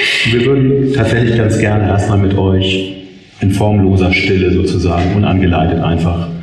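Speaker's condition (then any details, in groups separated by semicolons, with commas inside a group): No condition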